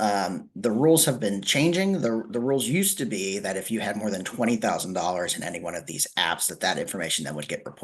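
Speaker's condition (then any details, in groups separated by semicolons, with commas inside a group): No condition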